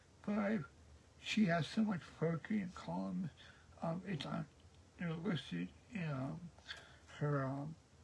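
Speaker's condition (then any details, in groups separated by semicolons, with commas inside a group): Cerebral palsy; present since birth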